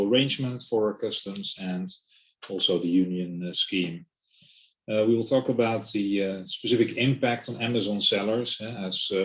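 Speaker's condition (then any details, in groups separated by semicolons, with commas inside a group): No condition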